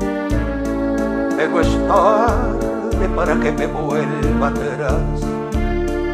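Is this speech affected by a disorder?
No.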